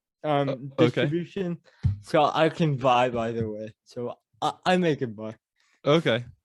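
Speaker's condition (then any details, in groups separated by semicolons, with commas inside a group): Cerebral palsy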